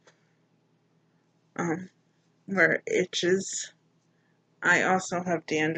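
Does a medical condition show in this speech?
Yes: mild cerebral palsy.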